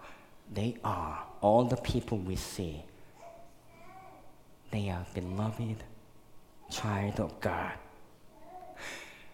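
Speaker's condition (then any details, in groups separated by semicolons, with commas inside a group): Cleft lip and palate; congenital, very severe, born in Korea, 12 surgeries to date, one in junior high; one more surgery planned in a couple of years; could not suck breast milk as newborn, fed formula and cow milk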